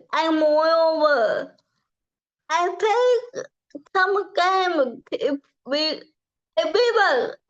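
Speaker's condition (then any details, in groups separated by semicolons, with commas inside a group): Cerebral palsy; from birth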